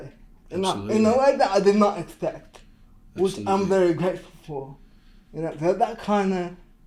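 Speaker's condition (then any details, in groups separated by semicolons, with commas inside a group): Cerebral palsy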